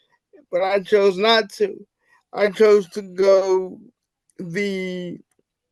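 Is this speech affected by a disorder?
Yes: cerebral palsy; wheelchair user.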